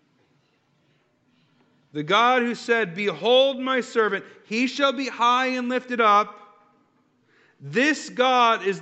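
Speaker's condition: No condition

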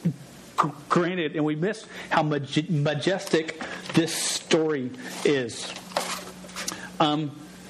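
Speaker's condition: Stutter; probably present in childhood; sometimes unable to say own name in public; repeated sounds, prolonged sounds

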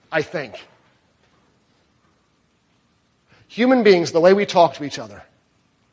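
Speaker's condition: No condition

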